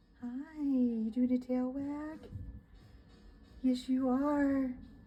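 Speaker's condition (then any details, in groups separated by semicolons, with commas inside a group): No condition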